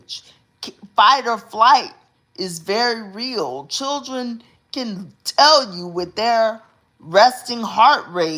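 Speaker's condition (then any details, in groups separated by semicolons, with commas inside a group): Cerebral palsy; uses specialized hospital bed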